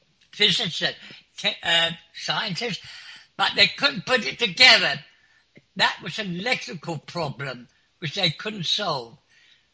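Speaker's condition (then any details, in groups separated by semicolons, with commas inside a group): Clinically deaf; clinically deaf since school age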